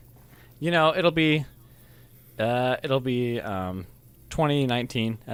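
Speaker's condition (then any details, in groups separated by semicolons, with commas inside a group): No condition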